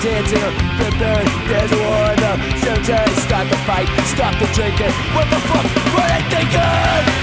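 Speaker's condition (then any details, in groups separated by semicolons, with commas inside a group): No condition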